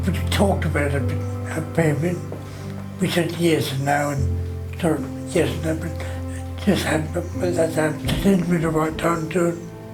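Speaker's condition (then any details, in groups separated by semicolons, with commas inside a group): Parkinson's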